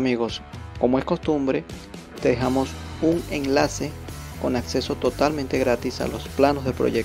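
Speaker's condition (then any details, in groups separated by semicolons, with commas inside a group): No condition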